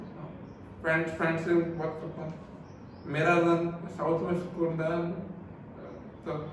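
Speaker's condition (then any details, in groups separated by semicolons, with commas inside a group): Cerebral palsy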